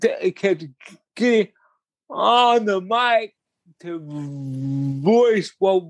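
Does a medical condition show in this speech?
Yes: cerebral palsy; speech impediment, talks slower, speech noticeable to listeners on phone.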